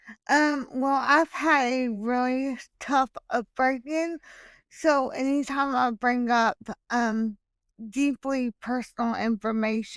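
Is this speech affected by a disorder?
Yes: hemiplegic cerebral palsy.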